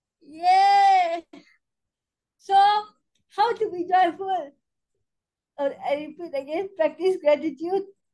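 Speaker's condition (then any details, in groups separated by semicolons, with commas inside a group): Cerebral palsy spastic quadriplegia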